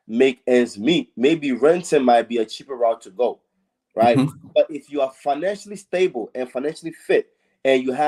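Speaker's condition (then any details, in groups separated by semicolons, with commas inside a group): No condition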